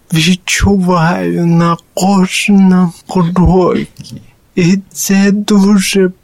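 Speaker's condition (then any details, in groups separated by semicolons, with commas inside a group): Cerebral palsy; speech defect noticeable to others, not heard by self, startled by own voice on microphone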